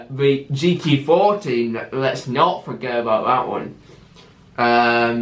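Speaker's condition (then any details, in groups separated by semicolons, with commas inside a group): Cerebral palsy with stammer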